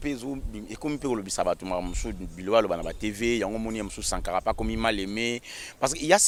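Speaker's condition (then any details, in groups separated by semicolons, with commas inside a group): No condition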